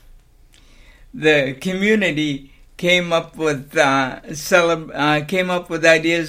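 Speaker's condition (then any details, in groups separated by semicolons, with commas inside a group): Cerebral palsy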